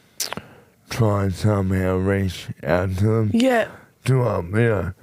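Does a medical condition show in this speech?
Yes: motor neurone disease; shoulder onset.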